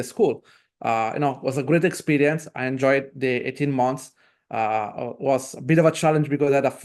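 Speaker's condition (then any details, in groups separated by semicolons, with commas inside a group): No condition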